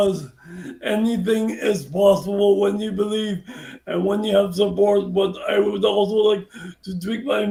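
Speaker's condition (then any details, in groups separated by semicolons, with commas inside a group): Brain injury; speech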